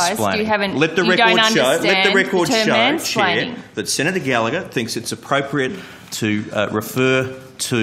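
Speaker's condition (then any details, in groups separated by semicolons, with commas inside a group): No condition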